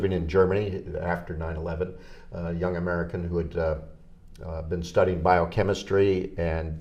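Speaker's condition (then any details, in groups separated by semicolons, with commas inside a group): No condition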